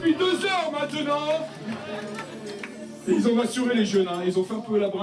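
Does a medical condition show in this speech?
No.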